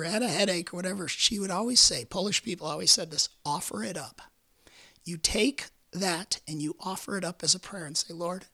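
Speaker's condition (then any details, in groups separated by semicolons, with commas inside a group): Vocal cord cancer, repeated surgery; Hodgkin's lymphoma diagnosed at age 36, 19 vocal cord surgeries, chemotherapy causing mouth pain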